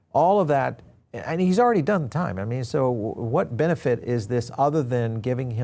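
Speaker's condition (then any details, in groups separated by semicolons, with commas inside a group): No condition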